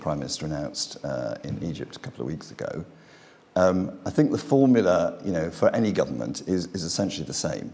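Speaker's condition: No condition

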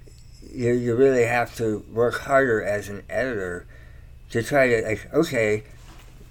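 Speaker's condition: Tongue cancer surgery; three or four tongue surgeries, chemotherapy, radiation, long convalescence; slight slur, talks okay

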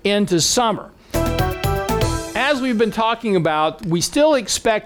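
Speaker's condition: No condition

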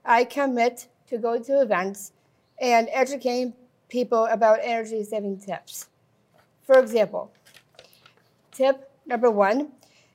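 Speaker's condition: Down syndrome; congenital, early intervention programs and therapies in early childhood; adult

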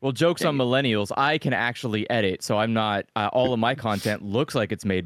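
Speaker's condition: No condition

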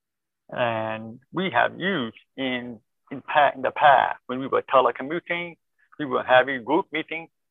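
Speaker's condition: Deafness; born deaf, cochlear implant

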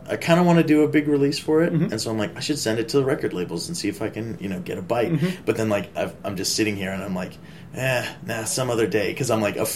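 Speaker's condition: No condition

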